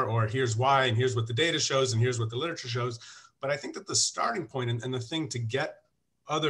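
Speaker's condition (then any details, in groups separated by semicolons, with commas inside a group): No condition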